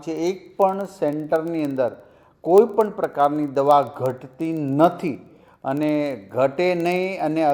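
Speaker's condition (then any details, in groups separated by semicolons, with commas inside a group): No condition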